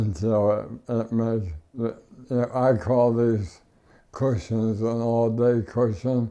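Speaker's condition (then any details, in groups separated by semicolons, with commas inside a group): ALS; hard breathing against constant pressure, switched to bilevel device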